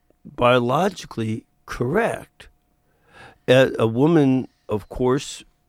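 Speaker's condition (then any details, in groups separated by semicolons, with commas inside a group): No condition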